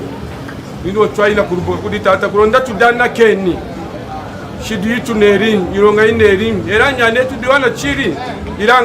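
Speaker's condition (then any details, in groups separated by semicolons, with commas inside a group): No condition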